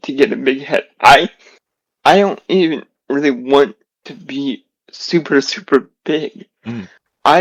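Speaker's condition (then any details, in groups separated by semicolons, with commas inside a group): Generalized dystonia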